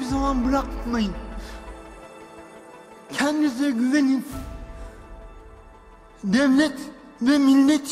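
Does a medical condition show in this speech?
Yes: dystonic cerebral palsy; dystonic, from birth, involuntary movements, hand tremor; no speech until age 6, spasticity hinders reading aloud.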